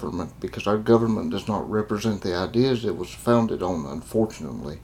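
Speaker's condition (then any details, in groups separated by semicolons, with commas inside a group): Cerebral palsy; congenital cerebral palsy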